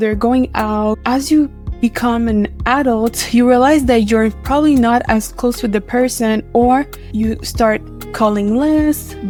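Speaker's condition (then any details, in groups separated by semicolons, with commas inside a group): No condition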